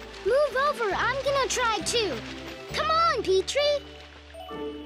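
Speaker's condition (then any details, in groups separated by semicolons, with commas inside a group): No condition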